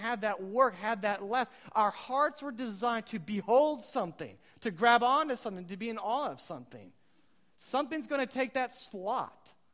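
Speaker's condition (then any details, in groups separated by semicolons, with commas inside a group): No condition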